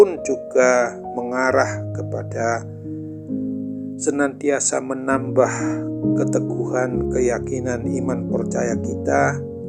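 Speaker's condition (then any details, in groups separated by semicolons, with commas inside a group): No condition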